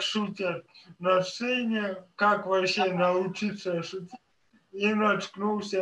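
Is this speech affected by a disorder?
Yes: cerebral palsy.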